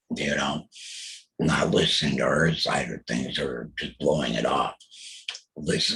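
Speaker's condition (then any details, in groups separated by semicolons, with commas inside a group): Total laryngectomy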